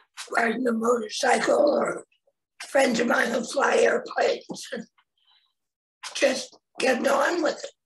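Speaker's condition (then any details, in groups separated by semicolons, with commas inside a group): Laryngectomy; laryngectomy for head and neck cancer, then radiation; no speech 90 days post-surgery, swallowing issues after surgery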